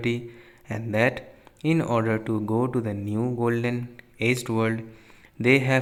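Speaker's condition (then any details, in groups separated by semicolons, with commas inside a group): No condition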